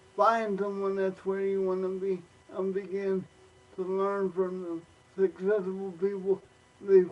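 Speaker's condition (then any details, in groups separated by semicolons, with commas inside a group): Cerebral palsy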